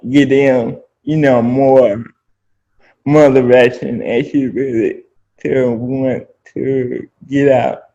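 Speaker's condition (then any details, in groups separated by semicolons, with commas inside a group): Spastic quadriplegic cerebral palsy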